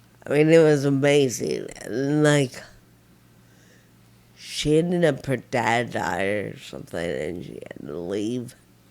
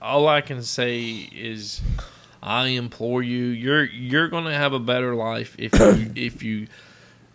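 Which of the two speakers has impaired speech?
The first: Friedreich ataxia; progressive nerve damage; progressed over years, tires easily, uses voice texting.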